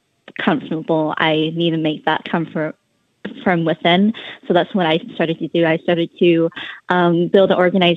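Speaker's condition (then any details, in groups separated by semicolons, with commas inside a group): Cleft lip and palate; cleft lip and cleft palate from birth, 14 surgeries to repair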